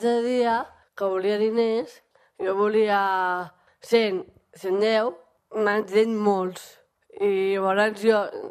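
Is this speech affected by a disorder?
Yes: Down syndrome; 35% disability rating, adult aged 34; weekly speech therapy (logopèdia) session on wednesdays.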